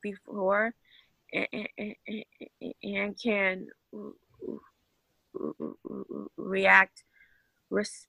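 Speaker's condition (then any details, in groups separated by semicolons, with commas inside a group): Stuttering; long-standing stutter, years of speech therapy, severe stuttering and painful speeches in high school, not cured; two new techniques since The Steve Harvey Show, where Steve Harvey helped her speak fluently; less stuttering when unobserved, with close friends, or arguing, more when upset; blocks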